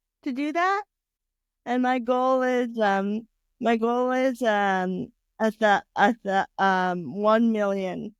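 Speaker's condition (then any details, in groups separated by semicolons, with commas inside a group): Cerebral palsy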